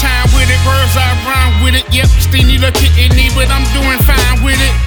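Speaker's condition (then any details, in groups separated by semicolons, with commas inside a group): No condition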